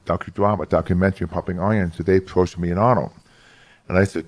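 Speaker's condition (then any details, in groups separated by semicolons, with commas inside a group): Hearing loss; lost about 75% of hearing close to birth, severe childhood speech impediment, left ear surgery; about 5 years since ear surgery, no hearing aid in left ear now; formerly severe monotone speech, inflection improved by studying phonetics, New York accent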